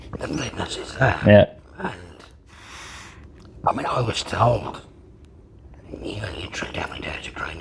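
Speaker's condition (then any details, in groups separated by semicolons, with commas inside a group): Laryngectomy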